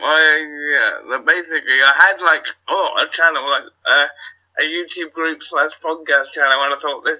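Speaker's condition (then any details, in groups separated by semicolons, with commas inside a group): Cerebral palsy; wheelchair user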